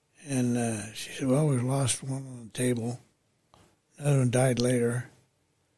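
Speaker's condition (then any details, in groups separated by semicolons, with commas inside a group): Parkinson's disease; thumb-to-arm tremor, Parkinson's medications, Medtronic deep brain stimulation, Dr. Hershauer, two probes, balance affected; disease progressed, severe shaking when batteries off, magnets can switch stimulator off, wireless controller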